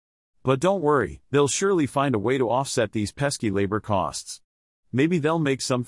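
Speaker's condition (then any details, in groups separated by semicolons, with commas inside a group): No condition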